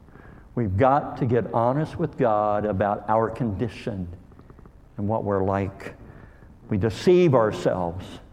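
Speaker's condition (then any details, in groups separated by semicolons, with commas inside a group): Cleft lip and palate; called hair lip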